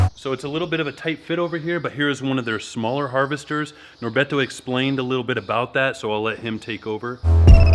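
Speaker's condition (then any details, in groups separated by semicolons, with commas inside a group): No condition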